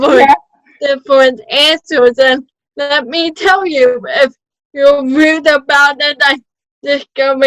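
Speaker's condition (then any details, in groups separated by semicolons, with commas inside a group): Cerebral palsy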